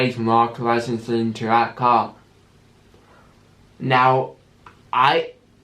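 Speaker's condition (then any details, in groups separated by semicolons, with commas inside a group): Cerebral palsy with stammer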